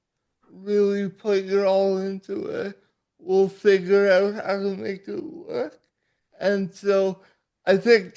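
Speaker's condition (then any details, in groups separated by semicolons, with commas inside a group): Cerebral palsy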